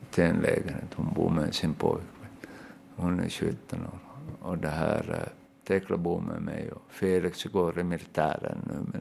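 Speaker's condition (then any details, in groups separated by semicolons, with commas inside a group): Aphasia after brain injury; hit by car at age seven, no diagnosis given, right hand difficulty, memory gaps; word-finding difficulty, circumlocution, could not speak at first after injury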